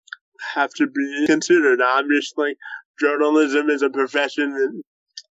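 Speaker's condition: Cerebral palsy, spastic quadriplegia

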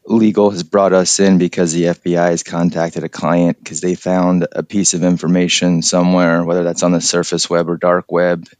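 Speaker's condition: No condition

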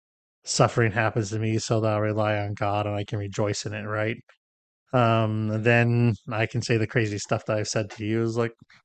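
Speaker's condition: No condition

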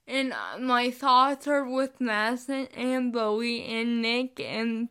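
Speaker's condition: Spastic cerebral palsy, mixed, mostly spastic

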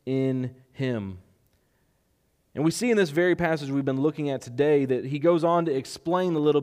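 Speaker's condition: No condition

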